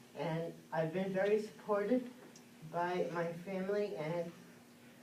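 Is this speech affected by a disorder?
Yes: cerebral palsy.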